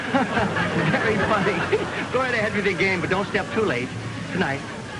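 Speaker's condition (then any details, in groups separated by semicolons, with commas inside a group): No condition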